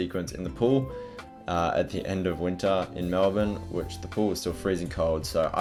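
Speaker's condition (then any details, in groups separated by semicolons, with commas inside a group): No condition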